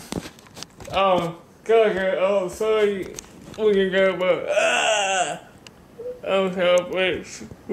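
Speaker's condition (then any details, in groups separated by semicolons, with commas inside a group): Cerebral palsy; body affected; speech disability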